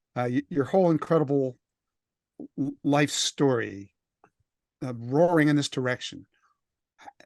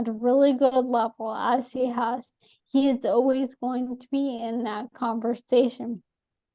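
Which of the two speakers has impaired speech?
The second: ALS; atypical case; diagnosed about seven months ago, on approved medication.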